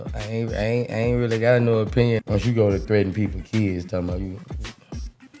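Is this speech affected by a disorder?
No.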